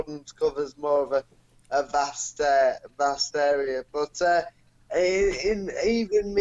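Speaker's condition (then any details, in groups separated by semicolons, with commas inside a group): Cerebral palsy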